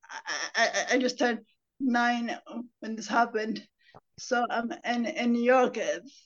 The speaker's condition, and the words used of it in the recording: Stuttering. And I still have a stuttering, so yeah.